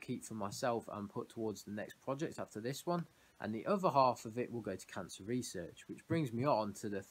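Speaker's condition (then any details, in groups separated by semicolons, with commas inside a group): No condition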